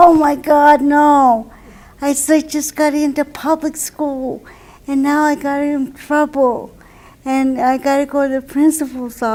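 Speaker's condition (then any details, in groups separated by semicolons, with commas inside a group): Cerebral palsy; wheelchair user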